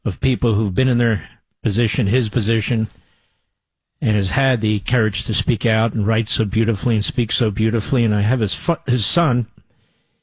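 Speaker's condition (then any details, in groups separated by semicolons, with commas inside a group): No condition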